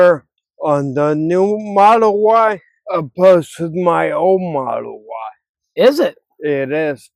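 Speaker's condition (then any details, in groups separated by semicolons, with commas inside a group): Ataxia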